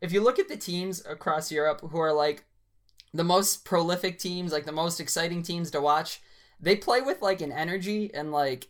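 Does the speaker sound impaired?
No.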